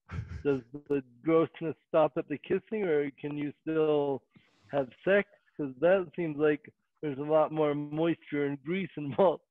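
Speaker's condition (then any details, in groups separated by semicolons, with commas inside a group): Cerebral palsy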